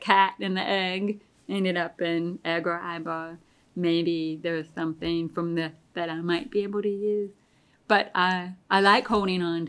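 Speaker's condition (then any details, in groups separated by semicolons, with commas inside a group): Deafness; relies on hearing aids and lip reading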